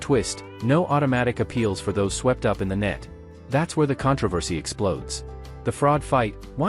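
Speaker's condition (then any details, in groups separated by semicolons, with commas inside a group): No condition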